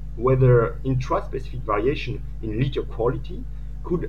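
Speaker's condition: No condition

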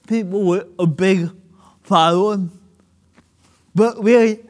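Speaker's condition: Cerebral palsy; birth oxygen loss

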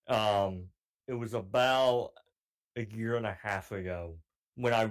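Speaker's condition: Cleft palate; cleft palate since childhood

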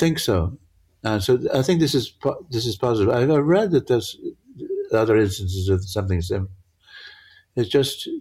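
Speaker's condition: Parkinson's; grouped objects merge together

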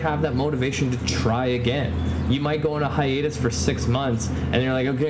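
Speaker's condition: No condition

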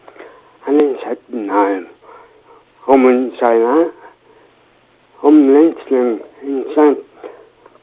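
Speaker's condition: Cerebral palsy, mild; slight, after accident at age 2 with month-long coma, affects coordination, physio for walking; affects speech, speech therapy at Victoria School in Poole

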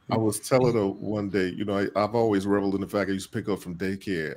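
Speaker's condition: No condition

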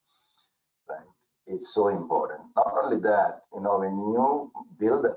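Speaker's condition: No condition

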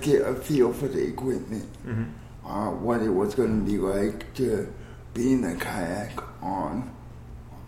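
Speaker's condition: Cerebral palsy

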